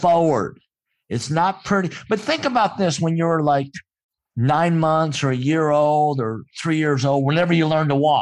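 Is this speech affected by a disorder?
Yes: cleft palate; congenital cleft palate.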